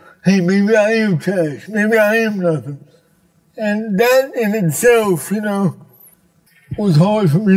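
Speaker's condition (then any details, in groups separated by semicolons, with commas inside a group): Cerebral palsy; from birth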